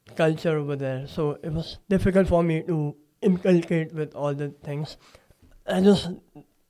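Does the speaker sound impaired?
Yes: cleft palate; nose previously tilted.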